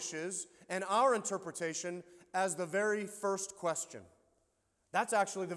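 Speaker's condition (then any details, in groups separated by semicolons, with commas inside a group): No condition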